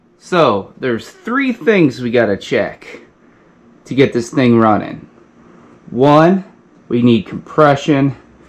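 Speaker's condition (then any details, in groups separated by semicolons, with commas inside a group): No condition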